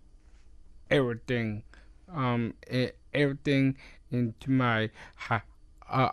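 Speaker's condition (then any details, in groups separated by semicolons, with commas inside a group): Down syndrome; genetic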